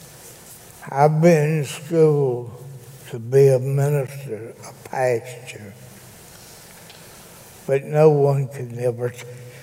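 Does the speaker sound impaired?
Yes: cerebral palsy; still able to speak, gives spoken testimony in church.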